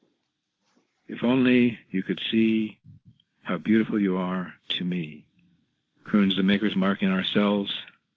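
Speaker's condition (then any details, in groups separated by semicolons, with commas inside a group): Parkinson's disease; rigidity-predominant form, never had tremors, gait mainly affected, diagnosed by neurologist, confirmed by drug response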